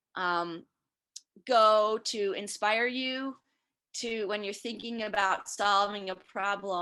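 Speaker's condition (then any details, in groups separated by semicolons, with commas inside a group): No condition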